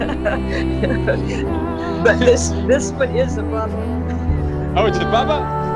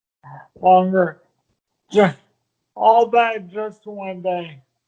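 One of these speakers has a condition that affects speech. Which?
The second: multiple sclerosis; affects hands and balance; diagnosed about 9 years ago, walking trouble, hands close up; voice stronger after treatment, breathing laboured.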